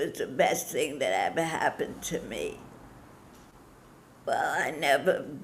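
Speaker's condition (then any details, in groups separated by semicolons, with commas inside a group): Parkinson's disease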